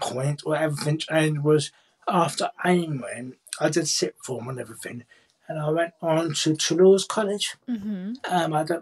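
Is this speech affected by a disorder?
Yes: cerebral palsy, profound hearing loss; speaks clearly despite deafness, BSL first language, primary school speech and language therapy.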